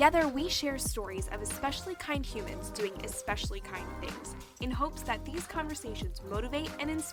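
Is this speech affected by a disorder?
No.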